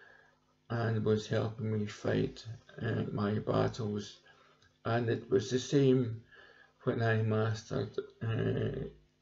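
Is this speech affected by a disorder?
Yes: cerebral palsy; present from birth; balance worsening recently, needs walking aid.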